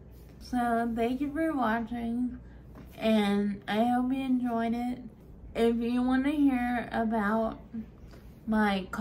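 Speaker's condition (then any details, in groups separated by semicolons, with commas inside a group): Friedreich's ataxia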